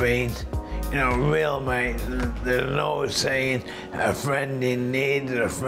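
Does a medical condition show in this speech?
Yes: motor neurone disease.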